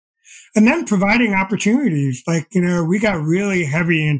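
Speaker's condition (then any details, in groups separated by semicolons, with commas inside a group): Deafblindness; progressive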